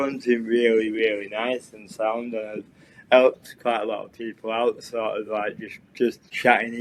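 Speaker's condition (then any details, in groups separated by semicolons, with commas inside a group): Cerebral palsy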